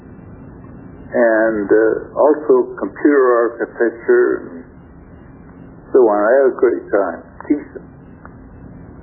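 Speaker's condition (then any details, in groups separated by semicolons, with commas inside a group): Stroke affecting throat muscles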